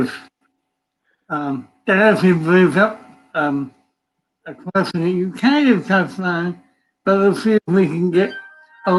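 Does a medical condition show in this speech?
Yes: cerebral palsy; affects speech only.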